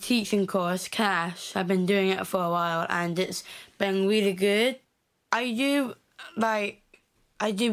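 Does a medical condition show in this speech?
Yes: Down syndrome.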